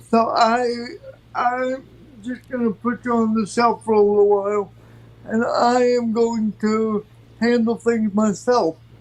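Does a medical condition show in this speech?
Yes: cerebral palsy; from birth.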